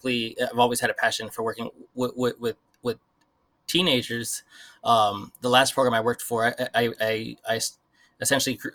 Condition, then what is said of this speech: Stuttering. And one obstacle that I've realized is my stutter in Spanish.